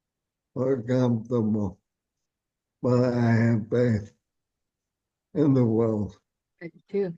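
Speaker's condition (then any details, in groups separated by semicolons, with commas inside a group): ALS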